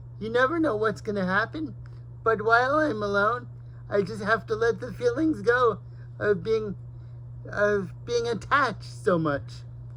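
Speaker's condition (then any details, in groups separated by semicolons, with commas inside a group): Cerebral palsy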